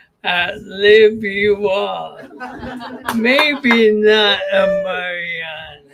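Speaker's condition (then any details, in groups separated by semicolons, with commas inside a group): ALS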